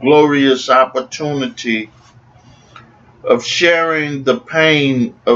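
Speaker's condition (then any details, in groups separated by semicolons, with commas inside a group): No condition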